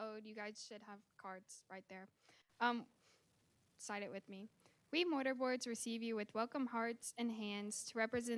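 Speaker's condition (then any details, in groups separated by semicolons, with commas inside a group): No condition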